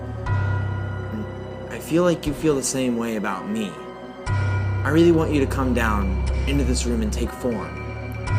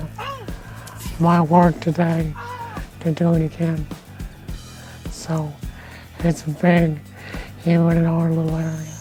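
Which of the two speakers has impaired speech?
The second: ALS; progressed, limited mobility, major weight loss; speech affected with progression.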